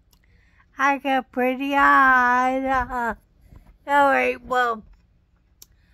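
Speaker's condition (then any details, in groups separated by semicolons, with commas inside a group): Traumatic brain injury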